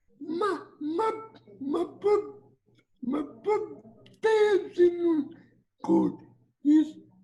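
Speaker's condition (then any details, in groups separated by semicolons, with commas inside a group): Cerebral palsy; present from birth; speech a little different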